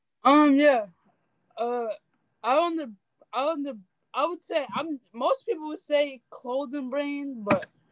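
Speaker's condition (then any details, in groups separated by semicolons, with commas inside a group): Cerebral palsy; affects muscles and body movements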